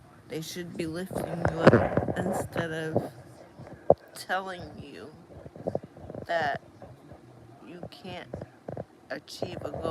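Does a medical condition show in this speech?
Yes: cerebral palsy.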